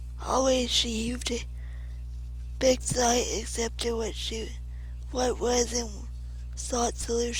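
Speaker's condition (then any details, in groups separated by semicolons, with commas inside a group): Cerebral palsy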